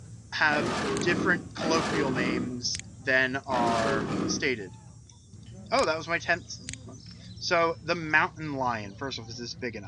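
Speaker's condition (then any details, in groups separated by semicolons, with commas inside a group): No condition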